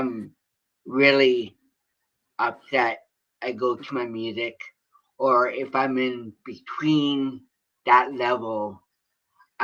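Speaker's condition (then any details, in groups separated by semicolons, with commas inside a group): Cerebral palsy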